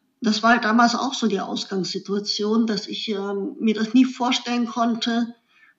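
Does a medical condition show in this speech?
Yes: cleft lip and palate; congenital cleft lip.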